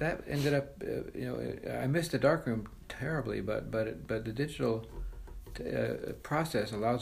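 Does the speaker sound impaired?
Yes: Parkinson's disease.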